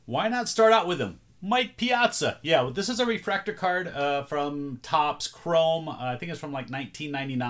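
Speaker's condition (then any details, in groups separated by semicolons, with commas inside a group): No condition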